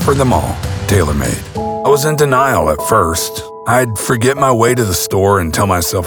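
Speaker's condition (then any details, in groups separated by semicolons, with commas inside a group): No condition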